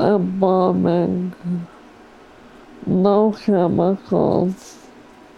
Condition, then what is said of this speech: ALS (motor neuron disease). When I get hurt, I can't speak at all.